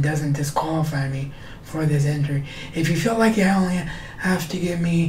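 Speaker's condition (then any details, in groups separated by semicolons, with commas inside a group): Cerebral palsy; wheelchair bound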